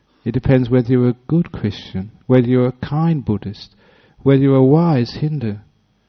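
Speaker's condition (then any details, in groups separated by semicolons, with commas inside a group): No condition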